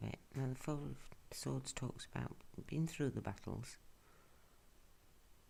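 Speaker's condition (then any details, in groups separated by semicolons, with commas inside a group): No condition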